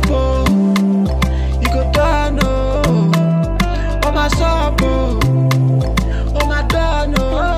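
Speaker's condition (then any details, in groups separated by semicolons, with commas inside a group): No condition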